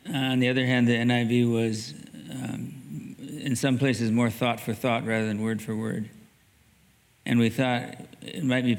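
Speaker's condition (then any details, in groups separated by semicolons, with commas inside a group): Parkinson's disease; mild left hand tremor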